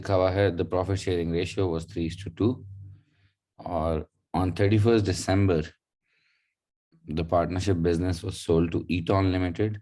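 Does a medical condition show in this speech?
No.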